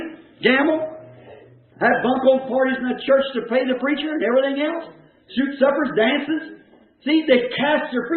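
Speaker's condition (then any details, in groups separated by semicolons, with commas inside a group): No condition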